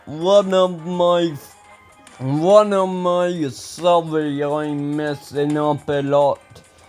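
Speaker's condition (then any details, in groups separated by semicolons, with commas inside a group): Ataxia; speech recently worse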